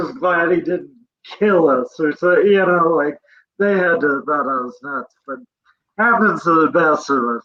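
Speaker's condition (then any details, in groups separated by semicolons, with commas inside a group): Cerebral palsy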